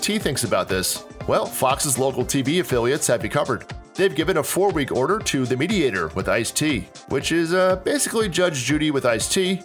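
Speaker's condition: No condition

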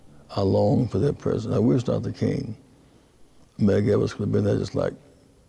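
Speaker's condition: Parkinson's disease; speech therapy

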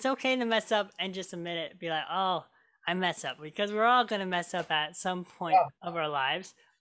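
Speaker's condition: Cleft lip and palate; made eating

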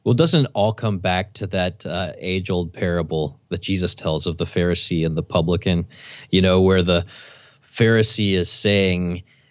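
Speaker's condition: No condition

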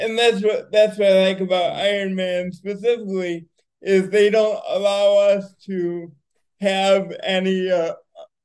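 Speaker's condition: Cerebral palsy; wheelchair user

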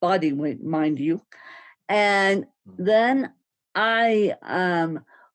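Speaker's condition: Ataxic spastic cerebral palsy; affects walking

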